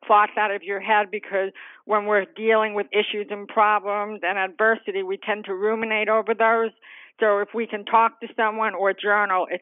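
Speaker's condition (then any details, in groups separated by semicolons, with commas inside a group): Deafness; hearing impaired from childhood, diagnosed at age four, declining to moderate to severe loss, later deaf, cochlear implant surgery; uses cochlear implant, hears sounds never heard before; childhood speech impediment, five years speech therapy improved pronunciation and enunciation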